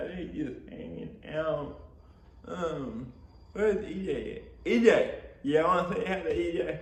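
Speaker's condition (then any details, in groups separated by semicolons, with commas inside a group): Cerebral palsy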